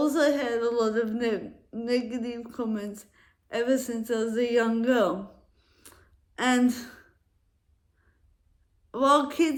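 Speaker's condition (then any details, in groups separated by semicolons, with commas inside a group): Cerebral palsy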